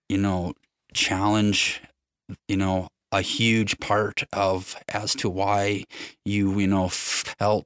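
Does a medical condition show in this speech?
Yes: stutter; long-standing, long tried to hide it; stuttering evident during recording; sound and word repetitions, repeated fillers uh, hesitations and restarts; here repeated sounds, prolonged sounds.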